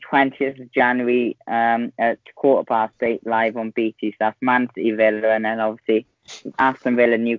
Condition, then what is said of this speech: None; typical speech.